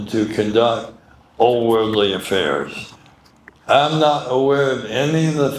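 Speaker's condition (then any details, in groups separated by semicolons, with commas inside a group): Medical condition affecting speech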